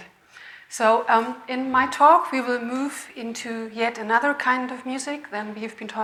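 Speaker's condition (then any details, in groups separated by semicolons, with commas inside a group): No condition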